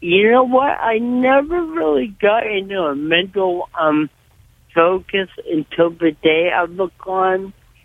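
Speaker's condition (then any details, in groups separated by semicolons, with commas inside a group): Cerebral palsy; severe cerebral palsy from birth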